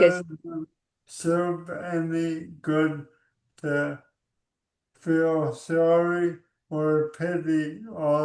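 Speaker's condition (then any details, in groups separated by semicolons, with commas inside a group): ALS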